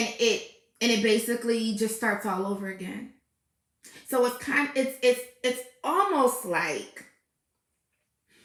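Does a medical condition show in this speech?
No.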